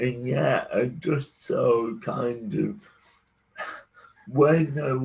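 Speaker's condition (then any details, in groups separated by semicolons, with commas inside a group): Cerebral palsy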